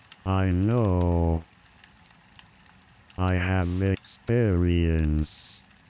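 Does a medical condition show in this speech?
Yes: amyotrophic lateral sclerosis; bulbar onset.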